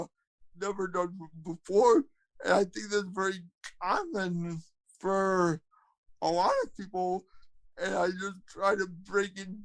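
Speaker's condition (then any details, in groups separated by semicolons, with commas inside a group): Cerebral palsy, spastic quadriplegia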